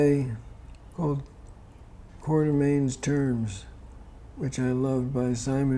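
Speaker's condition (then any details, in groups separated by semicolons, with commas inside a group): Parkinson's disease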